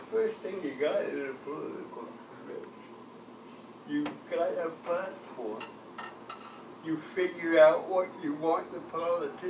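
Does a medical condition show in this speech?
Yes: cerebral palsy; from birth.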